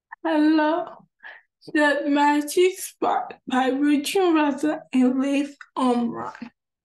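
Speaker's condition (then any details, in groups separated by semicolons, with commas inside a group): Cerebral palsy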